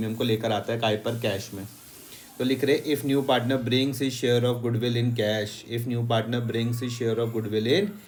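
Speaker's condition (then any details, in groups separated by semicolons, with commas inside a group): No condition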